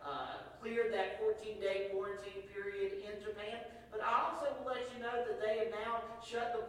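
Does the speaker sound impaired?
No.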